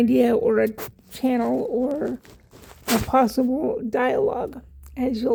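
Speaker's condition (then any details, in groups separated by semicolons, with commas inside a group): Cerebral palsy; wheelchair user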